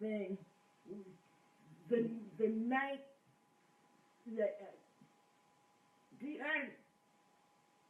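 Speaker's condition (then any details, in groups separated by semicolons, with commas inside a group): Cerebral palsy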